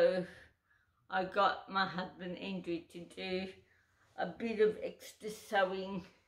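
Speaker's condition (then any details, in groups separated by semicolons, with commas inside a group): Cerebral palsy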